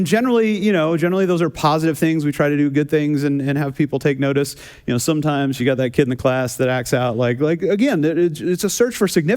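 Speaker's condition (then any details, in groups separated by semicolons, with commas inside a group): No condition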